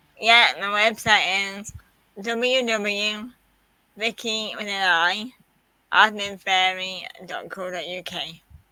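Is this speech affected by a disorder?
Yes: quadriplegic cerebral palsy.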